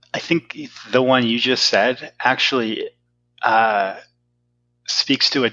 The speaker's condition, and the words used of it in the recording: Stuttering. I'll never forget how empowering it was to realize that looking at the ceiling was not a necessary part of my stuttering.